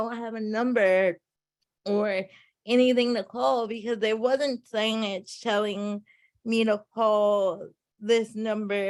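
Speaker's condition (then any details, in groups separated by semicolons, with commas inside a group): Cerebral palsy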